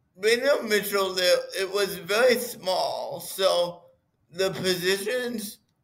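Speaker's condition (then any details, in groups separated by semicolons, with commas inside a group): Cerebral palsy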